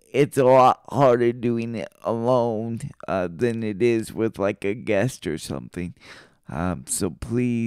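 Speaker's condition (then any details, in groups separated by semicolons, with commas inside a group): Cerebral palsy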